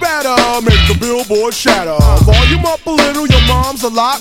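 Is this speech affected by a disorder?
No.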